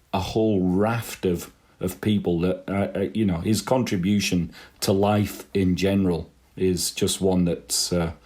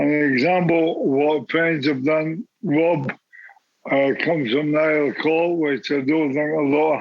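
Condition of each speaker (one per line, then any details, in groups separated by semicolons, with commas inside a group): No condition
Motor neurone disease; onset in arm, terminal; four and a half years since diagnosis, needs feeding help; still able to speak, eat and drink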